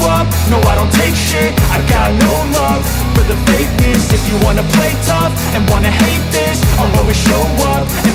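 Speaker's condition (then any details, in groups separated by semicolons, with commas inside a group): No condition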